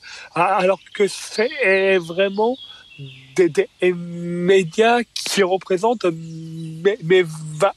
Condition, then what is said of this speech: Stuttering. Mais quand elle s'est rendue compte que j'arrivais pas à lui dire « salope », et ben là, elle m'a dit « oh, bah t'es juste bègue ».